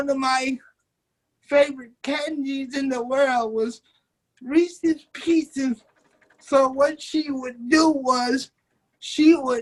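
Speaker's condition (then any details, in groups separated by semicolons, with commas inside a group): Cerebral palsy; uses wheelchair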